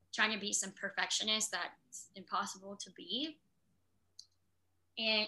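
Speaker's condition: Cleft lip and palate; about two surgeries a year until age 10-11

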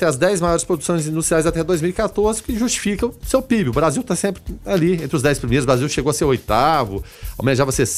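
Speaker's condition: No condition

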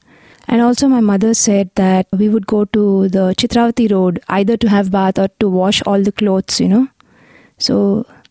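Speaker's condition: No condition

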